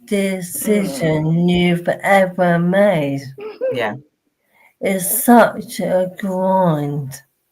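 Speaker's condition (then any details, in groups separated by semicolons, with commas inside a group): Motor neurone disease; bulbar onset, mouth, speech and swallowing, feeding tube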